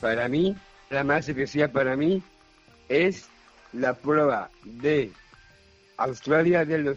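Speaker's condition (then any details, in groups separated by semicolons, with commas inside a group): Down syndrome; 21 years old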